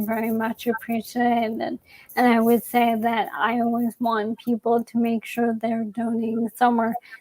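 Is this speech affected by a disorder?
Yes: ALS.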